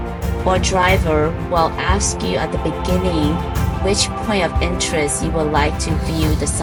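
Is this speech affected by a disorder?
No.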